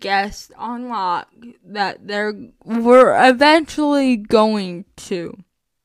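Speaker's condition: Cerebral palsy; recent health issues, about three-month break from podcasting

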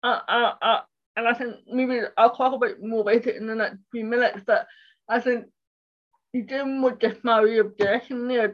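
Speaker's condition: Cerebral palsy; left side affected, walking and dexterity difficulties, profoundly deaf, tightens easily, riding for disabled 15 years; accident injuries four years ago, painful leg, struggles walking, on medication, no longer breathless; speech impairment

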